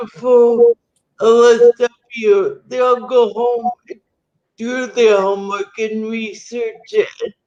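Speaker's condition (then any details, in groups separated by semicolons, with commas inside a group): Cerebral palsy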